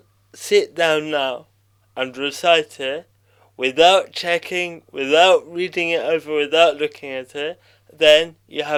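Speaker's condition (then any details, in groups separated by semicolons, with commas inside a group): Cerebral palsy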